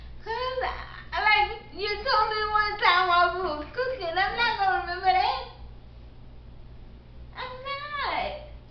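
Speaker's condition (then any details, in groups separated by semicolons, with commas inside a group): Cerebral palsy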